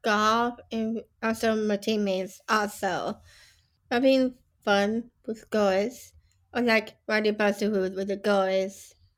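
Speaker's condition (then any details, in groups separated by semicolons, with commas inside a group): Down syndrome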